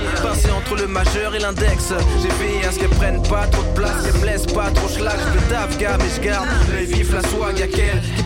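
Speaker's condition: No condition

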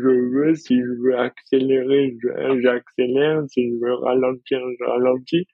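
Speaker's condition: Dystonia; heavier for past 5 years

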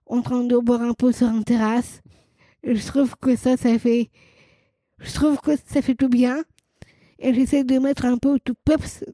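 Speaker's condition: Down syndrome, trisomy 21

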